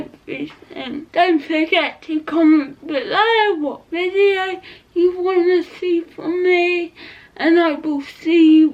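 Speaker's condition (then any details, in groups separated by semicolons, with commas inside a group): Cerebral palsy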